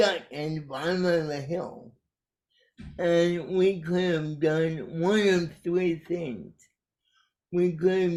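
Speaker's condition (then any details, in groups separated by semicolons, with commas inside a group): Cerebral palsy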